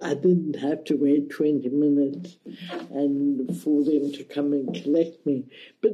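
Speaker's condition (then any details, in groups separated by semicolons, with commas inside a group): Cerebral palsy, mild; speech affected a bit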